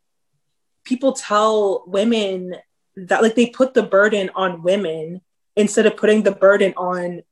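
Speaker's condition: No condition

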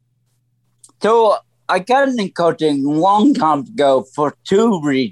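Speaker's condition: Stroke; voice altered since stroke, lasting effect

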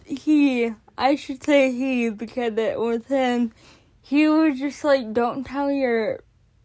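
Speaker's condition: Cerebral palsy; born addicted

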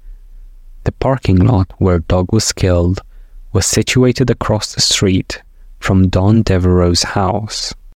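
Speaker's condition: No condition

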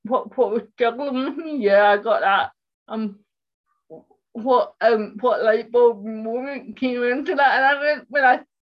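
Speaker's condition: Cerebral palsy; speech impairment

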